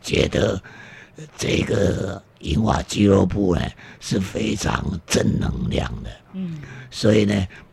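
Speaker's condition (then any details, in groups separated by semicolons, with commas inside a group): Vocal cord damage; vocal cord damage after cervical spine surgery, severe car accident 14 years ago, surgery two days later; unclear speech from vocal cord damage, greatly improved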